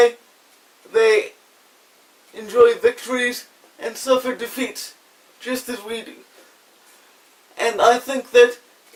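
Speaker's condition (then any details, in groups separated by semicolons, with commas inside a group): Quadriplegic cerebral palsy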